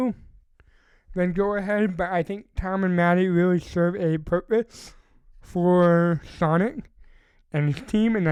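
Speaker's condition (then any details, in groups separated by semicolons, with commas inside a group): Cerebral palsy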